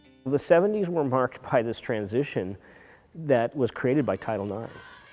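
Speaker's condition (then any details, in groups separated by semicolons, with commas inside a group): No condition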